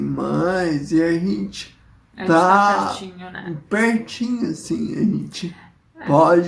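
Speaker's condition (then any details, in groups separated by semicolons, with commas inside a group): Multiple sclerosis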